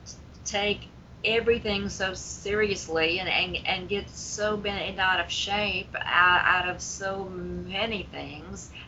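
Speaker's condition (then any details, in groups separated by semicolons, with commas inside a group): Stuttering; long-standing stuttering, managed over the years; repeated sounds, repeated words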